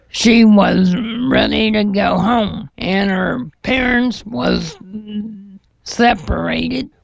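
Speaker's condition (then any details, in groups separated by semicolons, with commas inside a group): Cerebral palsy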